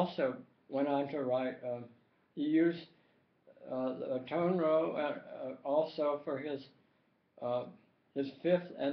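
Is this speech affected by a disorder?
Yes: tongue cancer.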